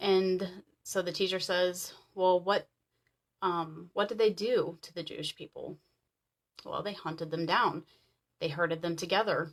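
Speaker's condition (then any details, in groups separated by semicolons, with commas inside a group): No condition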